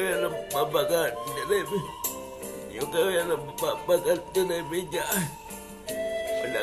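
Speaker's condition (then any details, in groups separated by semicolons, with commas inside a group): Cerebral palsy; uses wheelchair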